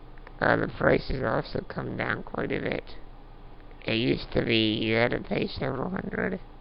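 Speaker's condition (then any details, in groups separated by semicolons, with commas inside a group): Duchenne muscular dystrophy; little arm use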